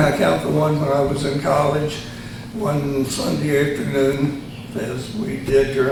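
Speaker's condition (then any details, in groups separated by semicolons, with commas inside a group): Tongue cancer surgery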